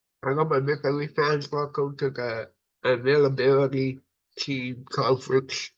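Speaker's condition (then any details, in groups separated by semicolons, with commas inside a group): Cerebral palsy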